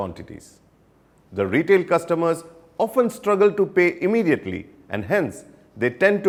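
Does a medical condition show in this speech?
No.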